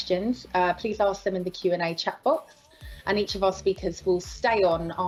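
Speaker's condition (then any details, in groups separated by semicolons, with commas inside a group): No condition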